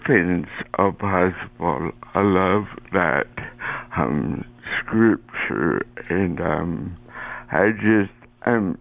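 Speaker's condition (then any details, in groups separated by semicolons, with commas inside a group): Cerebral palsy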